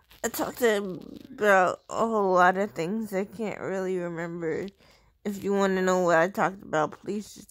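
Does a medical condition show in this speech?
Yes: cerebral palsy.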